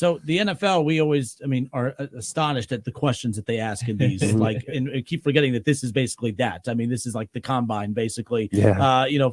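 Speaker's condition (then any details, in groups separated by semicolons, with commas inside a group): No condition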